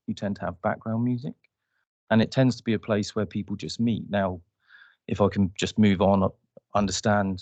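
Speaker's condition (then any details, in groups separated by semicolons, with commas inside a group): No condition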